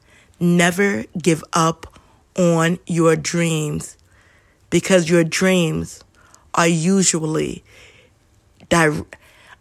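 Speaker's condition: Stuttering; traumatic brain injury survivor, gets worn out with brain overload; stumbles upon words while speaking; prolonged sounds, blocks

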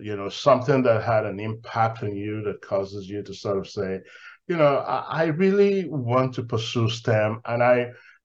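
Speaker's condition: No condition

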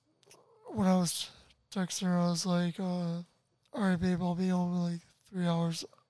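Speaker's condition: Tracheostomy, ventilator dependent; spinal cord injury from car accident at twenty, paralyzed from neck down, early cuff-up voicelessness; ventilator 24 hours a day through tracheostomy, cannot breathe on own

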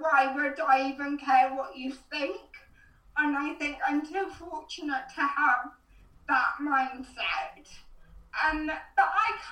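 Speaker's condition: Cerebral palsy

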